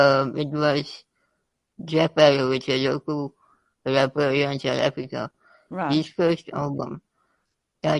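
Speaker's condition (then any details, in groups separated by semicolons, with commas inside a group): Spinal muscular atrophy type 2; type 2, progressive, severe disability; weakening over time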